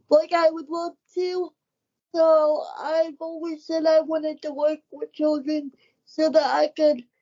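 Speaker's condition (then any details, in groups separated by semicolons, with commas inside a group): Cerebral palsy; wheelchair user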